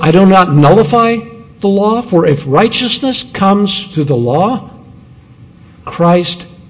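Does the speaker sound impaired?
No.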